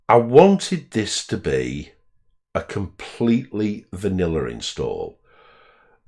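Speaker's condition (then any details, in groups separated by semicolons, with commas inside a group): No condition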